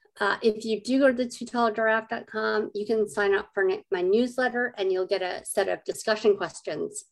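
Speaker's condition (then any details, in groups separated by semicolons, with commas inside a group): Cleft lip and palate; adult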